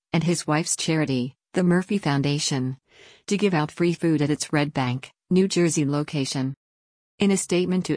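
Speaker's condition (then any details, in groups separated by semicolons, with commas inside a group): No condition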